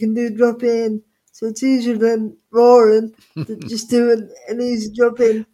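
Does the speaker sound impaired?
Yes: quadriplegic cerebral palsy; full-time wheelchair user, uses personal assistants, uses ProTrack trackball.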